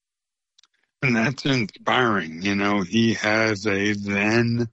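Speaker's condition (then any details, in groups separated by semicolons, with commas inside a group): ALS; slower progression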